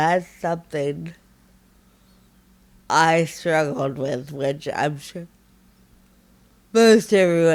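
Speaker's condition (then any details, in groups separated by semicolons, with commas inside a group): Friedreich ataxia, severe; progressive neuromuscular disease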